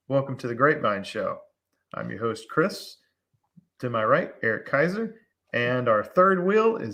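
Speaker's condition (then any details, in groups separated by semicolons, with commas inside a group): No condition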